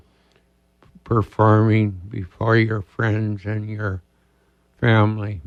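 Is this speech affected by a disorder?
Yes: ALS; diagnosed about two years ago.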